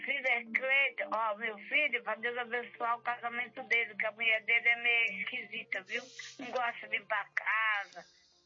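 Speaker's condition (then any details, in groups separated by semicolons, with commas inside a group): Stroke with facial droop; mouth twisted to one side; mouth droop not yet fully recovered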